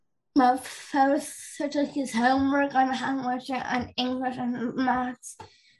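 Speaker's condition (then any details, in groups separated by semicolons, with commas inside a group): Down syndrome; age 12, attends special school, St. Augustine's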